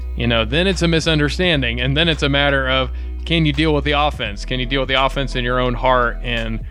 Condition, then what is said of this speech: None; typical speech.